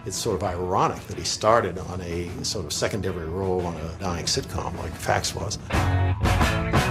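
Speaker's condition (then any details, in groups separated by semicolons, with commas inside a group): No condition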